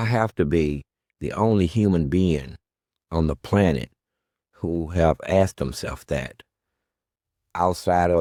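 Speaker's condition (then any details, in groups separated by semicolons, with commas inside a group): No condition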